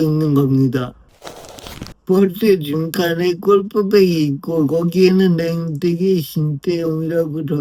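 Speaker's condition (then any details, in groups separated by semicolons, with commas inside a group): Brain lesion disability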